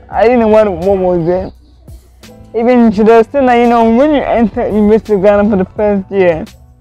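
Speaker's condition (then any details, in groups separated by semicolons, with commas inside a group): Cerebral palsy; at one point could not talk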